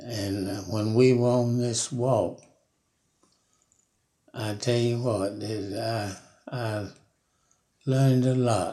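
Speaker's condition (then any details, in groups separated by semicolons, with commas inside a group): Parkinson's disease; Parkinson's for about 5 years, fallen 19 times in yard, never broken a bone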